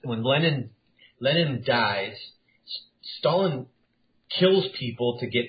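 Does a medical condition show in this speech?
No.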